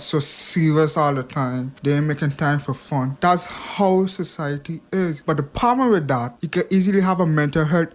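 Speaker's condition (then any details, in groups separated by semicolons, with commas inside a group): Hearing impairment; past speech impediment improved with much practice, listening needs much focus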